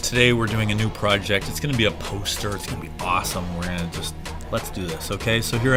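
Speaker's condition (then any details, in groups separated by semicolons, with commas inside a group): No condition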